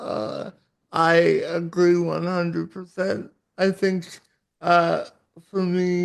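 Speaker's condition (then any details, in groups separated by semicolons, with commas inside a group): Cerebral palsy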